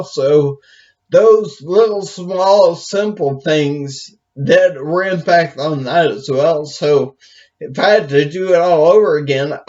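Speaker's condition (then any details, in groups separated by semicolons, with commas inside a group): Brain injury; dysarthria, left vocal cord spasm, affects walking, balance, handwriting; ongoing therapy, walking rehabilitation, improving; speech affected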